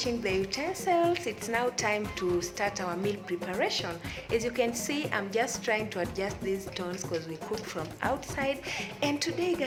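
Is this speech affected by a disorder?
No.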